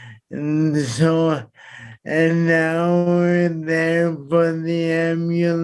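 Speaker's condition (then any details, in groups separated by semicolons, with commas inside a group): Traumatic brain injury; caused by accident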